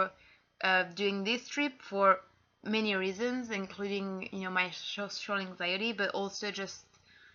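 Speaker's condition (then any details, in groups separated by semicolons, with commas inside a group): No condition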